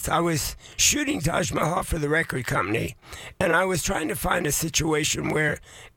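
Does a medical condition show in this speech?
Yes: voice changed after vocal cord surgery; man aged 81.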